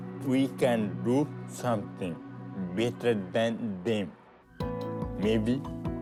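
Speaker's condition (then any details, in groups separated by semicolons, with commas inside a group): Traumatic brain injury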